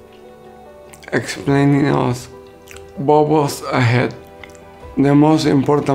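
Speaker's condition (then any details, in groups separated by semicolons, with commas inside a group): Motor neurone disease; onset with loosening grip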